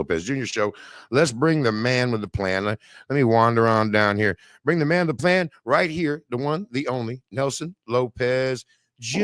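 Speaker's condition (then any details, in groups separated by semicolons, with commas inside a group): No condition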